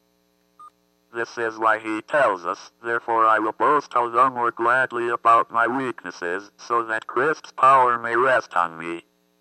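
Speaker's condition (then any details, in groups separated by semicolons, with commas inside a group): Athetoid cerebral palsy; family couldn't understand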